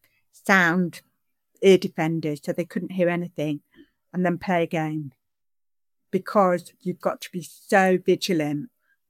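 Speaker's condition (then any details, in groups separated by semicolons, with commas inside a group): Deafness; sign-supported English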